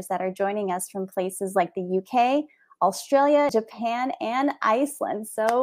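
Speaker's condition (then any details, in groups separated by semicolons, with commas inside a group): No condition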